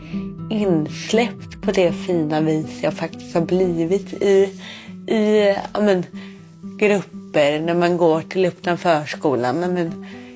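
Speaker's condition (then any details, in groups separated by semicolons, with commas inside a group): Cerebral palsy; born without heartbeat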